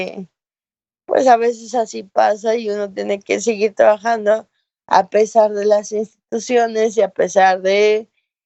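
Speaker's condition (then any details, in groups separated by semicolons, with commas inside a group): Cerebral palsy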